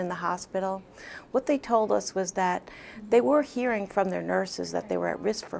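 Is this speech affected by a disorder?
No.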